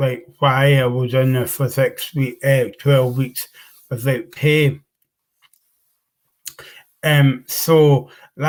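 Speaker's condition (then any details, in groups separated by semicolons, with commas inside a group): Cerebral palsy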